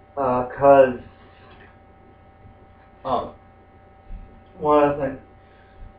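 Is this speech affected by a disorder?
Yes: spastic quadriplegic cerebral palsy.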